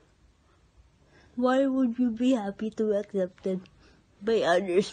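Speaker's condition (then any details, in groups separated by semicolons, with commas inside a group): Cerebral palsy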